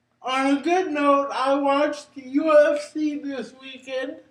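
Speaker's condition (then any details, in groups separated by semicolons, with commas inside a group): Cerebral palsy; brain injury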